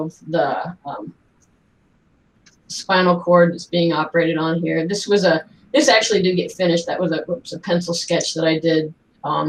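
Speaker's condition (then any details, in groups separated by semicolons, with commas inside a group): No condition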